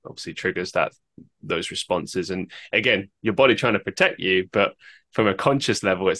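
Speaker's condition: No condition

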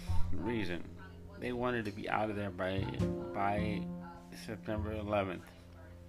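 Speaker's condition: Cerebral palsy; codeine shots after surgery

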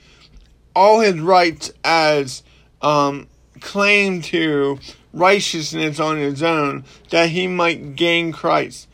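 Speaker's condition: Cerebral palsy; ongoing

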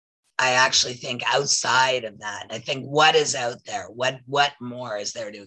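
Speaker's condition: Voice loss after throat polyp; two years after throat surgery, working with vocal coach to regain voice

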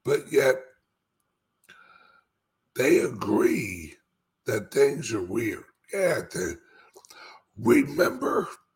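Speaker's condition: Speech impediment; raspy voice

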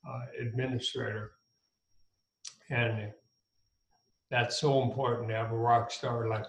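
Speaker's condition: ALS; ALS with throat onset

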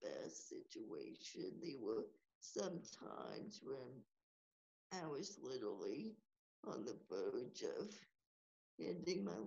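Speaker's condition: Cerebral palsy; age 32, wheelchair user

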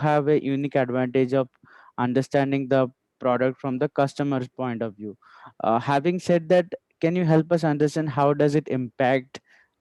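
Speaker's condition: No condition

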